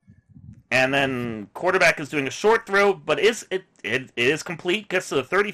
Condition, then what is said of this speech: None; typical speech.